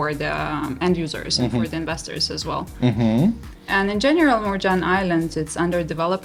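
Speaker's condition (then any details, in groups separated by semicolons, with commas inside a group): No condition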